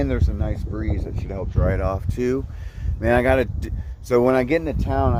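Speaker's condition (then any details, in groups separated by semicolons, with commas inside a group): No condition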